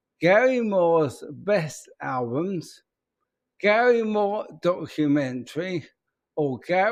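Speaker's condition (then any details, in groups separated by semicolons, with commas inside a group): ALS; speech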